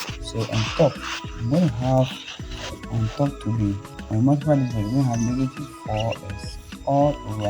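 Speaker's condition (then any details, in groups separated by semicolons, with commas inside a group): No condition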